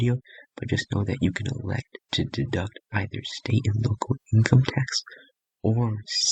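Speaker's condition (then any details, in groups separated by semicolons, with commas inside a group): No condition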